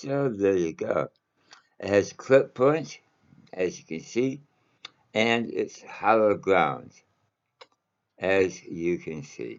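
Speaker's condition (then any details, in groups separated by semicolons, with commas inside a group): Mouth cancer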